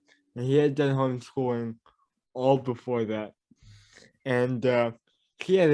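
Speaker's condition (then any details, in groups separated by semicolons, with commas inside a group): Cerebral palsy; mild speech impediment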